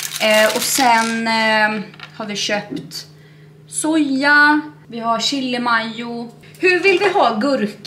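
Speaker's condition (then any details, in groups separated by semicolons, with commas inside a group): No condition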